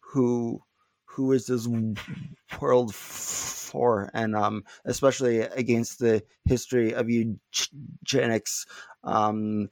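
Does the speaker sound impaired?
Yes: stuttering; not stuttering much at time of recording; here repeated words, prolonged sounds.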